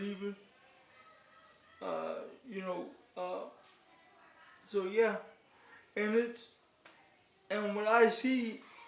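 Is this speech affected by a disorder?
Yes: cerebral palsy; declined offered surgery.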